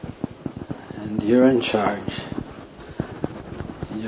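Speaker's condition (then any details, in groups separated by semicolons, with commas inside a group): Parkinson's; hand tremor during talk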